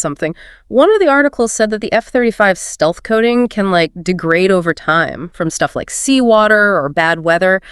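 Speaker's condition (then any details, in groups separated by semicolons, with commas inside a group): No condition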